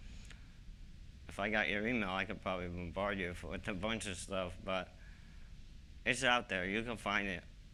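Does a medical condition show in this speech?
Yes: ALS; young-adult onset.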